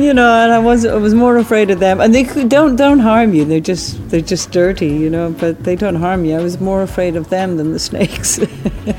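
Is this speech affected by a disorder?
No.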